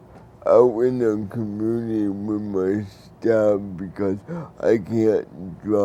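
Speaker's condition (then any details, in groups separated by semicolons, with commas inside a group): Cerebral palsy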